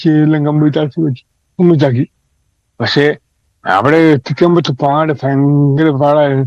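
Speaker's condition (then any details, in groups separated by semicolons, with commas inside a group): Cerebral palsy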